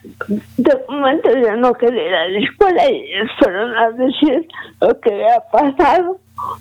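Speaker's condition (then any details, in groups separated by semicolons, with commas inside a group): Cerebral palsy; walks slowly, no wheelchair, difficulty moving and handling objects, types on standard computer with fingers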